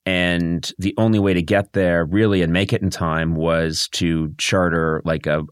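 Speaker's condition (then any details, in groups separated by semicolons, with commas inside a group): No condition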